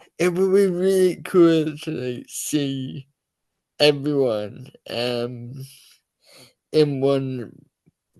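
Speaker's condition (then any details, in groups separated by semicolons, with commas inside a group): Cerebral palsy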